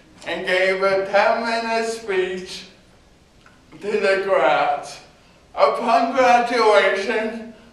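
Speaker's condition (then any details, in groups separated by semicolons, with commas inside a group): Cerebral palsy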